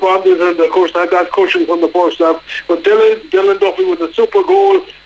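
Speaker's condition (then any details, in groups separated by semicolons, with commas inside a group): No condition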